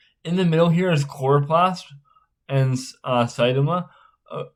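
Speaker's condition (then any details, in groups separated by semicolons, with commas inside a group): Spastic cerebral palsy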